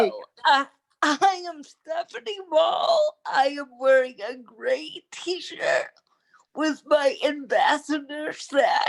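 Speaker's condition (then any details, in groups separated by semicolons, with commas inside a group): Cerebral palsy; prematurity, brain oxygen deprivation, lifelong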